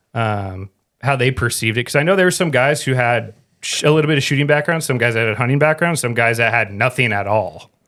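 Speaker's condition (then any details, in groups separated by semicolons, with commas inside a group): No condition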